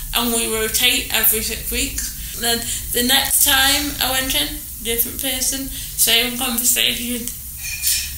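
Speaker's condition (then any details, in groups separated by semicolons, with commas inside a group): Cerebral palsy; relies on power chair, needs help with eating, drinking and all daily tasks, employs own staff team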